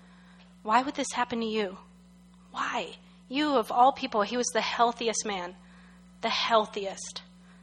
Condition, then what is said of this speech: None; typical speech.